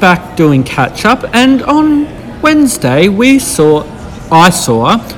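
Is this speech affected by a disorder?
No.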